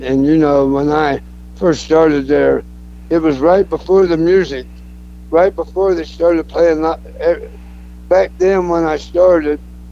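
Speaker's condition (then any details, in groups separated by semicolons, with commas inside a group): Throat cancer; cancer survivor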